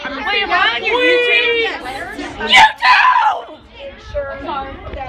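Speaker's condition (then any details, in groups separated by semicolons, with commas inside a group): No condition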